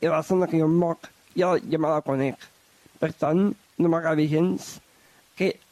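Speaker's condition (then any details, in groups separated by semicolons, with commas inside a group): Down syndrome; different learning pace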